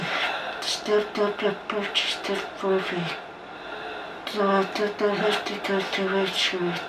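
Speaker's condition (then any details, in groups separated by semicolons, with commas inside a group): ALS; genetic FUS mutation, highly aggressive, onset as limp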